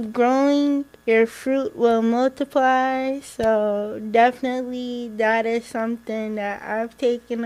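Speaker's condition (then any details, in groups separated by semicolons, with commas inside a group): Cerebral palsy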